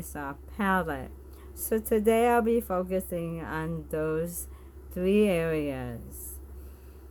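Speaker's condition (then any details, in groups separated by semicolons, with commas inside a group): Bulbar onset ALS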